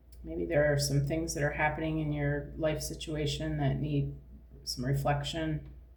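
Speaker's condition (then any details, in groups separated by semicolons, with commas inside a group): No condition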